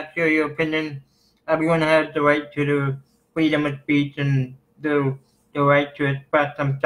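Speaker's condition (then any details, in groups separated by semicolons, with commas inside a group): Cerebral palsy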